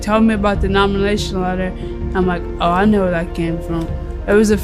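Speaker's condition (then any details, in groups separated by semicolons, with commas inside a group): Cerebral palsy; cerebral palsy with seizures, bones and legs weak and painful in cold weather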